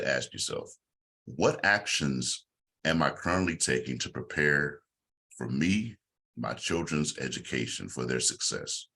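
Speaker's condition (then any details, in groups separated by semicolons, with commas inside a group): No condition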